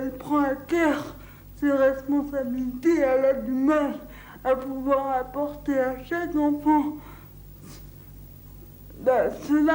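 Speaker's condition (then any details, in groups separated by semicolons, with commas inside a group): Cerebral palsy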